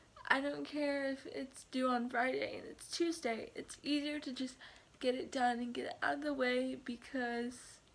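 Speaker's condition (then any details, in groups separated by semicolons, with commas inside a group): Cerebral palsy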